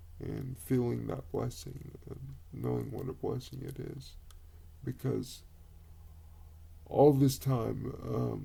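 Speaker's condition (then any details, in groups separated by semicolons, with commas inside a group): Cerebral palsy; quadriplegic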